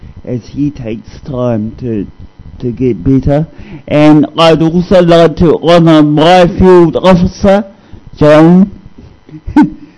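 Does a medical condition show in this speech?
Yes: cerebral palsy; discovered at age 2.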